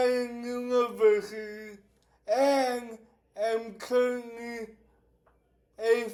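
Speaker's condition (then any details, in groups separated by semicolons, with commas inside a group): Cerebral palsy; affects whole body; affects speech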